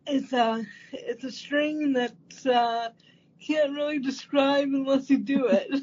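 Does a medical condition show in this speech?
Yes: cerebral palsy; congenital, manual wheelchair most of early life, first power wheelchair at 14, therapist and parents decided; uses standing power wheelchair for independent standing, replacing standing frame needing transfer by helper.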